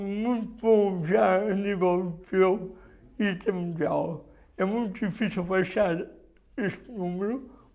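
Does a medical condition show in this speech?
Yes: cerebral palsy; difficulty speaking but not communicating, voice may sound strange, listeners wrongly assume intellectual deficit.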